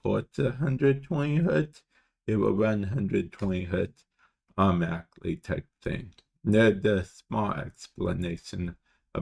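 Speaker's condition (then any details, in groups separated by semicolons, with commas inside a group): Traumatic brain injury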